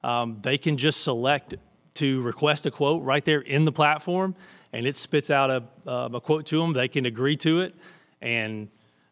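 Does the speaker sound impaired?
No.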